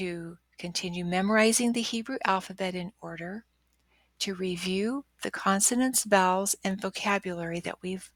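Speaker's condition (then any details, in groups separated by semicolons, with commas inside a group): No condition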